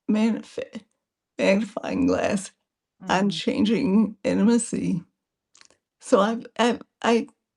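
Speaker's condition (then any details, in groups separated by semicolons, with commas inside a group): Multiple sclerosis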